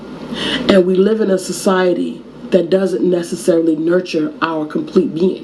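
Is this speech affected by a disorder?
No.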